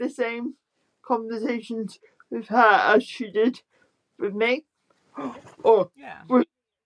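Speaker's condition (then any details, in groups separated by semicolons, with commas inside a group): Spastic quadriplegic cerebral palsy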